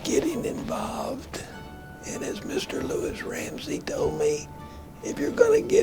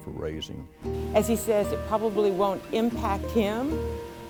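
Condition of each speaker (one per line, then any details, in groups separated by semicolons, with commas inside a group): ALS (Lou Gehrig's disease)
No condition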